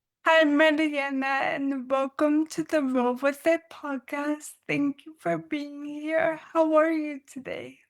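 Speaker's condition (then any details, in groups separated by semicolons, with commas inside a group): Dystonia; neurological movement disorder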